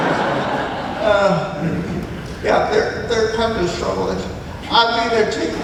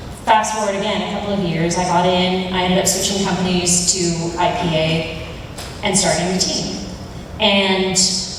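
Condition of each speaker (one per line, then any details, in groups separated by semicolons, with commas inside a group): Cerebral palsy; from birth, caused by traumatic birth
No condition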